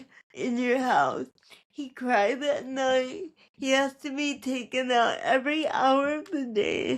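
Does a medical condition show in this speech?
Yes: cerebral palsy.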